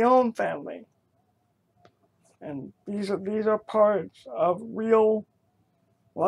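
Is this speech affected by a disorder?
Yes: cerebral palsy.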